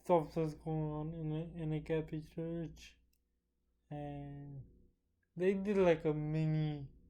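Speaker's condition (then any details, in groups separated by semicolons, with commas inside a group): Cerebral palsy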